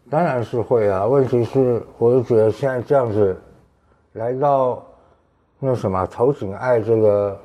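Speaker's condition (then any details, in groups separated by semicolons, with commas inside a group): Tongue cancer, partial glossectomy; right tongue cancer, stage 2 resected, recurred about age 50, two-thirds right tongue removed, flap reconstruction; stage 3 recurrence, radiotherapy completed, now in follow-up, about two years since diagnosis; eating and speaking affected after resection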